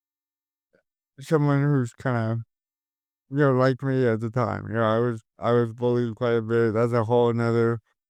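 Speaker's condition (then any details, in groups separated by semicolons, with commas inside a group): Cerebral palsy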